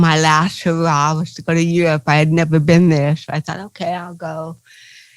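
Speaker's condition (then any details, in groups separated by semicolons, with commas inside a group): Cerebral palsy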